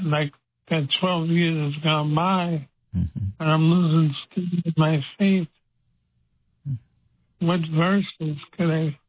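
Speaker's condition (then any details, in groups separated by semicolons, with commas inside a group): Parkinson's disease; 12 years since onset, progressively worsening; losing ability to walk and talk, condition getting worse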